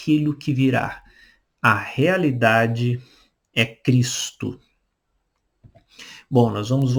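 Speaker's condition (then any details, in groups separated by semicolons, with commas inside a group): No condition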